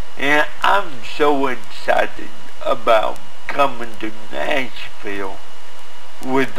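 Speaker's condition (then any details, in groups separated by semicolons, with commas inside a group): Cerebral palsy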